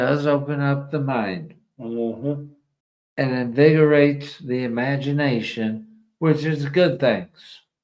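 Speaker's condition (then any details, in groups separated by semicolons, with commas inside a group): ALS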